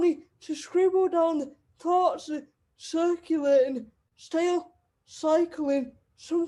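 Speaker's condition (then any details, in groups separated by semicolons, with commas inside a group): Cerebral palsy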